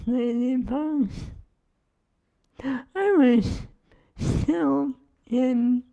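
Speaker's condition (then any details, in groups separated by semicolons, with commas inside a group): ALS; cannot eat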